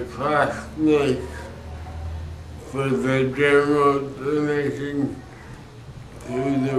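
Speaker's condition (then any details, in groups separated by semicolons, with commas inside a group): Cerebral palsy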